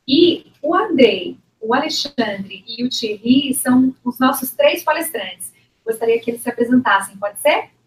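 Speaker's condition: No condition

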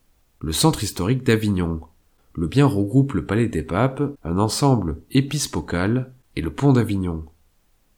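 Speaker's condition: No condition

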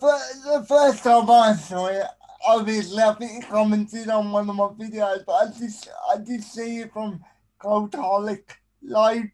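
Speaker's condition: Spastic quadriplegic cerebral palsy; arms and legs affected

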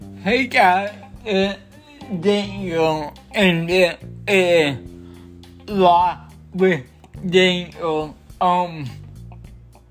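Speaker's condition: Cerebral palsy

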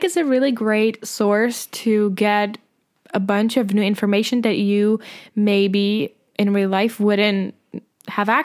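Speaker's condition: No condition

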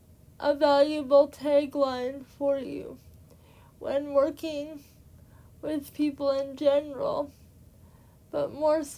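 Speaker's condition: Cerebral palsy; since birth

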